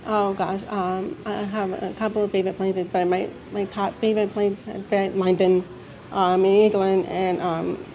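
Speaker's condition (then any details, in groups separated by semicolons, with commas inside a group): Deafness; signs with family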